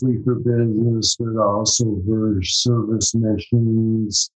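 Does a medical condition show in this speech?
Yes: ALS; cramping, spasticity, fasciculations from about 5 years ago, onset age 53, throat worst, legs minimally affected; lost 12 to 39% breathing capacity, saliva into lungs, cough, stem cells, ozone IV, hyperbaric oxygen; slurred speech, lost deep resonating radio voice, throat badly affected.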